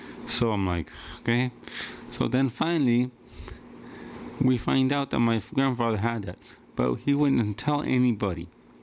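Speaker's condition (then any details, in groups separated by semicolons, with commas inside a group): Cerebral palsy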